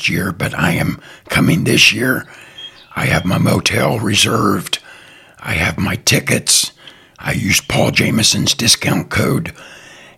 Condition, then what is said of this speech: Laryngectomy. And they'll ask me, are you sick? Are you feeling okay?